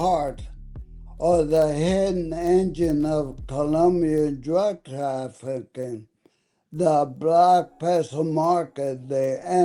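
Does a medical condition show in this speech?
Yes: ALS.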